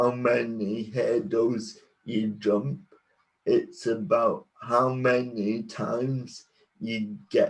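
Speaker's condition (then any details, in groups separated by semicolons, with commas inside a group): Cerebral palsy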